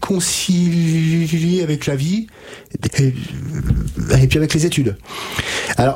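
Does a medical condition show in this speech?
Yes: stuttering; onset age 5 to 6, severe from age 5 to 20, untreated in childhood; age 33, therapy from age 20 with stuttering specialist Catherine Daubier, Nancy, fluency techniques; blocks and repetitions, formerly could not finish a sentence without blocking; here prolonged sounds.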